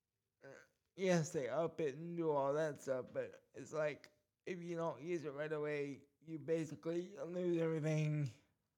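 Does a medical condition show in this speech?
Yes: cerebral palsy; cerebral palsy causing speech problem, scratchy throat and gag reflex issues at times.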